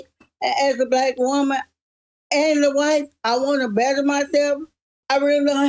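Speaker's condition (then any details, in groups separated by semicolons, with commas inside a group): Cerebral palsy; present from birth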